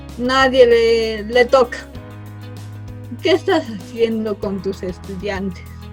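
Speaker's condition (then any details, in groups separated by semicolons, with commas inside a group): Cerebral palsy from birth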